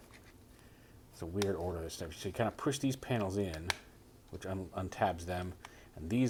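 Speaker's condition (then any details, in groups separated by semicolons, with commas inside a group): No condition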